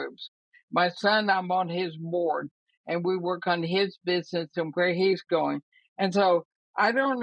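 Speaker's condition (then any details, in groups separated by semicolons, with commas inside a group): ALS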